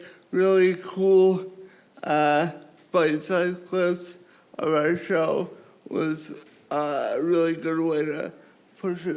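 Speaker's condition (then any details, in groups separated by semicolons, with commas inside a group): Cerebral palsy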